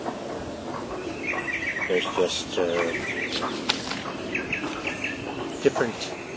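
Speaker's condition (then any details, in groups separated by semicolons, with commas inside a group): No condition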